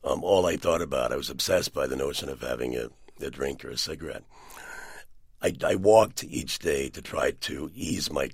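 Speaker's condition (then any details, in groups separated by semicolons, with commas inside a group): Partial laryngectomy for throat cancer, partial, 80% of larynx removed; years after surgery, voice improved, still noticeably altered, complimented as sexy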